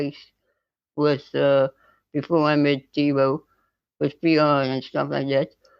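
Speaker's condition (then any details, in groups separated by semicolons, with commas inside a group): Spinal muscular atrophy type 2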